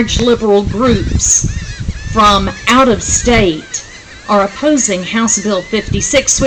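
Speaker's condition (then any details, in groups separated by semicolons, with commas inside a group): No condition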